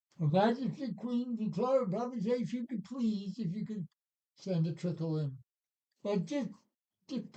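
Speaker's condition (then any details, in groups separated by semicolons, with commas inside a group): Parkinson's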